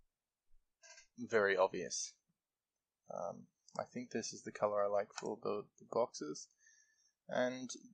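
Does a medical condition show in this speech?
No.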